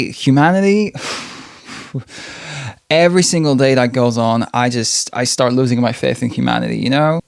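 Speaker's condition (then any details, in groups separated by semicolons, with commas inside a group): No condition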